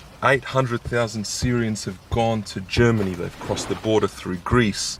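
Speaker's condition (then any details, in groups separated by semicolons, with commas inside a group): No condition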